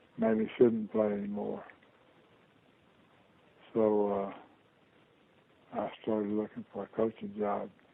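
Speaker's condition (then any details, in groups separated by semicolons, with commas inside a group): Parkinson's disease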